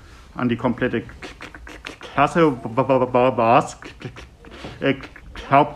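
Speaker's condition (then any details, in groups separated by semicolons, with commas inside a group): Stuttering; developmental, lifelong, possibly inherited, father stuttered, brother fluent, logopedic speech therapy, constant since second grade; severe stuttering, poor simultaneous coordination of breath, tongue, lips and speech; choppy, repetitions, blocks, none when singing, milder talking to pet, throat sometimes hurts; repeated sounds, repeated words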